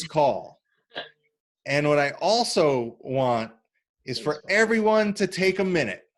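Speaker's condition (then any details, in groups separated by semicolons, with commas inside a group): No condition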